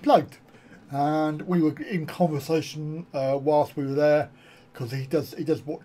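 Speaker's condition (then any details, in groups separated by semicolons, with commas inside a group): Cerebral palsy; back surgery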